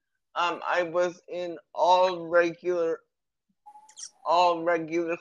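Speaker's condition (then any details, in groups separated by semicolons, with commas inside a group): Cerebral palsy; present from birth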